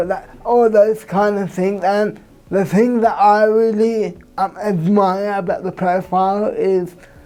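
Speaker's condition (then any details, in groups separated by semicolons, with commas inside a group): Cerebral palsy; from birth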